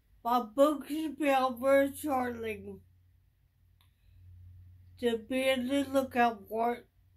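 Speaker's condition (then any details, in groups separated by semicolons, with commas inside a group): Traumatic brain injury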